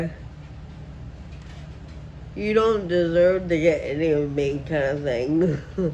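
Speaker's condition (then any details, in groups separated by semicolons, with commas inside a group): Friedreich ataxia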